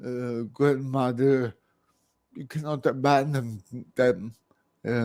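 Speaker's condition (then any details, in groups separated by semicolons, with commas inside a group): Cerebral palsy; from birth; over 50 years, cramps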